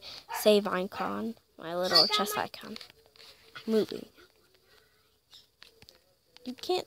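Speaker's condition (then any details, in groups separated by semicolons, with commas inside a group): No condition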